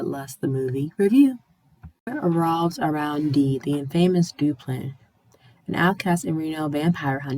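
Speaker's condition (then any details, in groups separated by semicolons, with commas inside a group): No condition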